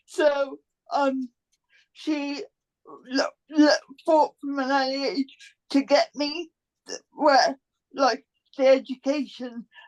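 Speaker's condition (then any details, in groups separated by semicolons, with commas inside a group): Cerebral palsy; complex form, present from birth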